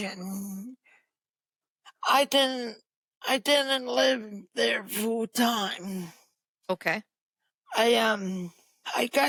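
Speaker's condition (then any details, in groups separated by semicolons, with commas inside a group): Cerebral palsy; birth injury, left hand stronger than right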